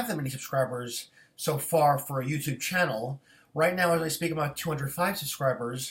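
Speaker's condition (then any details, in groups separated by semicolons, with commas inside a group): No condition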